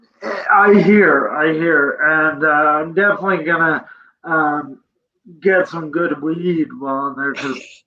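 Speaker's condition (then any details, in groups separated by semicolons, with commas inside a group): Cerebral palsy; present from birth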